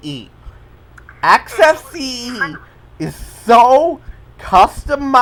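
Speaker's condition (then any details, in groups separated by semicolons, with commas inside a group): Cerebral palsy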